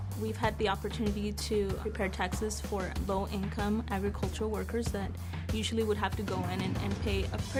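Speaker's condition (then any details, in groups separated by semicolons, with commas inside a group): No condition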